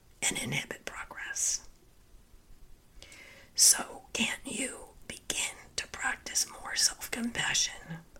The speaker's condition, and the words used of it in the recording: Spasmodic dysphonia. I have a condition called spasmodic dysphonia that I'm currently dealing with and working through, so that's why I sound like